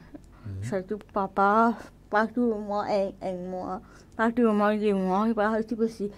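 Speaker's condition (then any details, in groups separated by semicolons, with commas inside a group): Cerebral palsy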